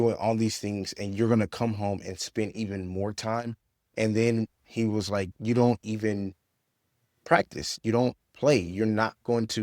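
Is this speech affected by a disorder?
No.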